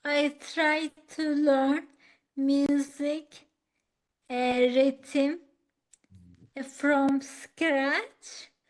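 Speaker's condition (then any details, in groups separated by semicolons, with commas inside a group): Acquired ataxia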